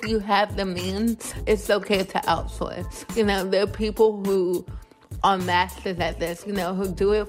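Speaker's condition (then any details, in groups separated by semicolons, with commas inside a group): Cerebral palsy; born two months premature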